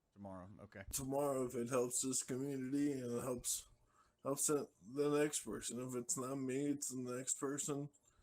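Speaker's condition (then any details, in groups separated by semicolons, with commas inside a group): ALS; diagnosed over a year ago, symptoms two years, slightly progressed; slurring some words early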